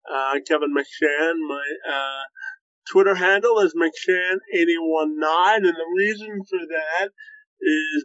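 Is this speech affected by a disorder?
Yes: cerebral palsy, spastic quadriplegia.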